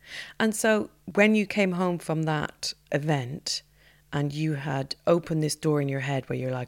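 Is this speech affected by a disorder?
No.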